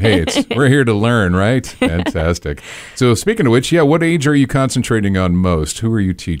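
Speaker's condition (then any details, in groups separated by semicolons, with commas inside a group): No condition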